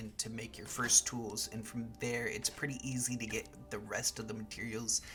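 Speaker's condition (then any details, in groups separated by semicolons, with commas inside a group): No condition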